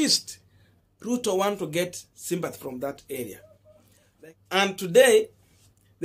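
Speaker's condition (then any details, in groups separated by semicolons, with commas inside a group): No condition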